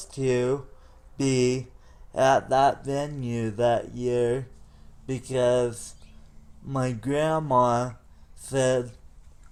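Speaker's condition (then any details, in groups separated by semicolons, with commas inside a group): Cerebral palsy; tone and spasticity, wheelchair most of life; breathing work to loosen tight body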